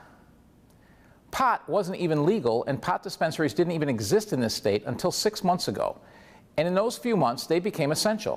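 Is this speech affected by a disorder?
No.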